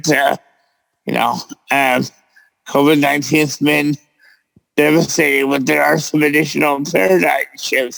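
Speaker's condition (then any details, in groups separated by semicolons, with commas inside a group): Cerebral palsy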